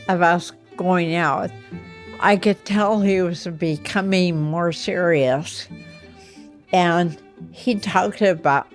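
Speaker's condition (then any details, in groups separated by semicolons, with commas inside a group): Ataxia; progressive, cannot write or type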